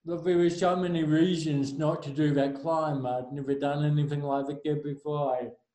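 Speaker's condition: Cerebral palsy; figure-of-eight thumb exercise

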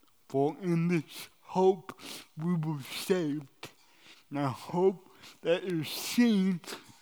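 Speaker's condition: Cerebral palsy

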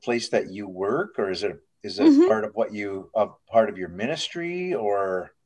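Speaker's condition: No condition

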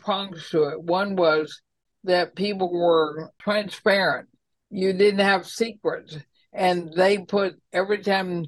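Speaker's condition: ALS; slurred speech

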